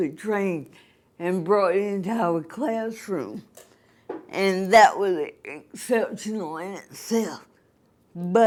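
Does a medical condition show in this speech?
Yes: cerebral palsy; cerebral palsy, from birth.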